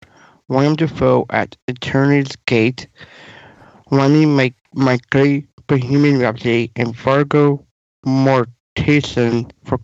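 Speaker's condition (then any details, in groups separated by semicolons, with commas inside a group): Down syndrome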